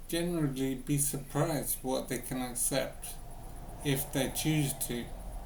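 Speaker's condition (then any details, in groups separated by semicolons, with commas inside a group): Brain injury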